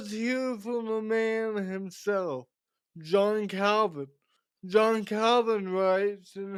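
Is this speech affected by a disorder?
Yes: cerebral palsy.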